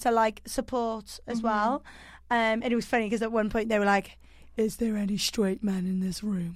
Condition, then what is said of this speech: No condition.